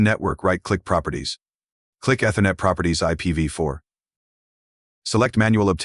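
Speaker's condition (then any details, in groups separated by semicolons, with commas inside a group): No condition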